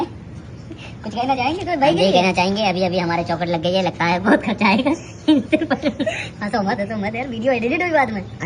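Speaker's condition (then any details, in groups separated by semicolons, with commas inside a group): No condition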